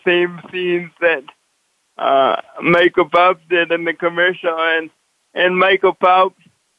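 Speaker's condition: Cerebral palsy; walks with walker

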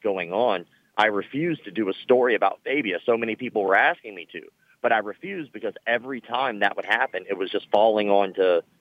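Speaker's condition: Cleft lip and palate; many surgeries as a child

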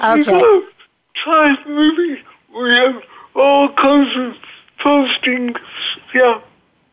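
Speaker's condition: Cerebral palsy

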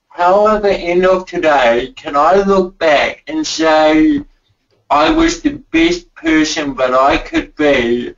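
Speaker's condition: Cerebral palsy; cerebral palsy from birth

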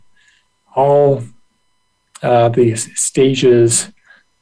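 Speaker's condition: Aphasia after stroke; rather severe stroke at 28 as first-year resident, impaired dominant right hand; 20 years post-stroke, not back to 100%, still does therapeutic activities; initially no spoken or written language, relearned speech through therapy, still struggles a little forming words

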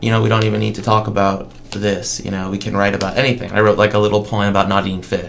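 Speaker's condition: No condition

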